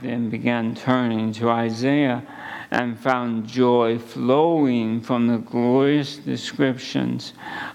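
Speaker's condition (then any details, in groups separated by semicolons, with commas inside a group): ALS; under neurologist care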